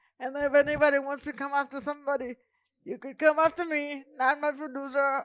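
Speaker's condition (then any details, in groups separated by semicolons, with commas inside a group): Cerebral palsy; present from birth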